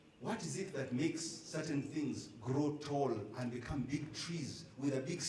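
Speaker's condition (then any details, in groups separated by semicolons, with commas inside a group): No condition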